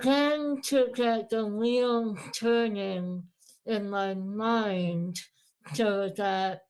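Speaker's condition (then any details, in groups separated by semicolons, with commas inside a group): Moebius syndrome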